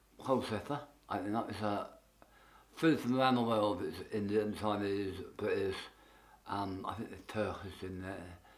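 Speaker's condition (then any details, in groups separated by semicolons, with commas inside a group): Tongue cancer; half tongue removed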